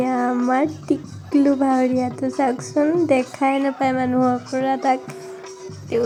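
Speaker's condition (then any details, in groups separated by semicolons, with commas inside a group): No condition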